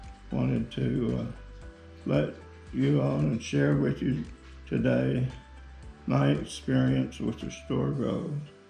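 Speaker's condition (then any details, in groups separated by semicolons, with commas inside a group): Parkinson's disease; tremor main symptom, balance problems, dyskinesia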